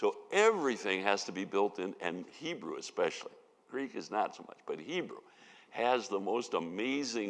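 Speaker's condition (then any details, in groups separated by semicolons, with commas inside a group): No condition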